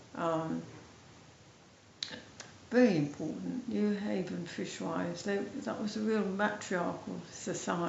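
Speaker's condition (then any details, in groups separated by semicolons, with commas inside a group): MND, mild; about 8 months since diagnosis; speech slightly affected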